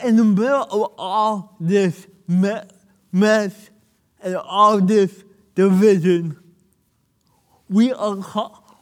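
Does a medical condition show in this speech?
Yes: cerebral palsy; speaking a little difficult.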